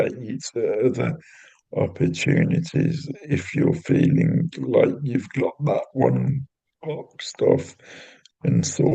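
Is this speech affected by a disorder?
Yes: cerebral palsy; intrathecal baclofen pump.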